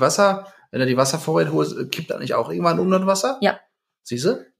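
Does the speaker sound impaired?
No.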